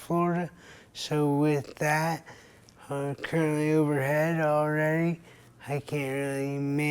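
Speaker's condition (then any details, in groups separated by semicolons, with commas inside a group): Traumatic brain injury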